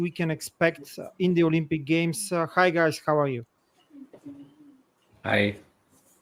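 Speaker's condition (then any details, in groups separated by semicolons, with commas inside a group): No condition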